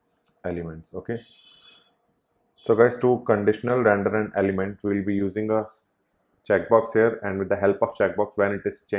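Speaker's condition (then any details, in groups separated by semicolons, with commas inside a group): No condition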